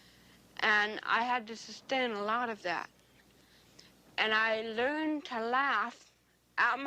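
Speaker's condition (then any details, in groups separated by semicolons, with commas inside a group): Cerebral palsy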